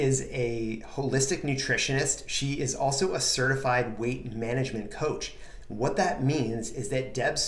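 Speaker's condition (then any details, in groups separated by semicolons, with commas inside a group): No condition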